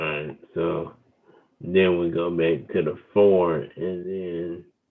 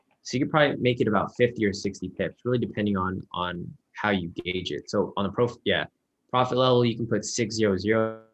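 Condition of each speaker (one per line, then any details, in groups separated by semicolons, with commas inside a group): Cerebral palsy; wheelchair user
No condition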